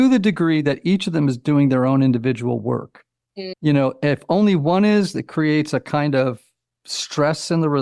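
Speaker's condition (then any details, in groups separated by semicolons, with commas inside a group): No condition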